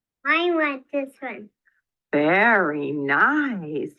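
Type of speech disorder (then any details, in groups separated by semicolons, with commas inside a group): Childhood apraxia of speech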